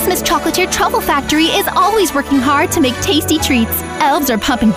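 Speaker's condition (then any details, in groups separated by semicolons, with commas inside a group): No condition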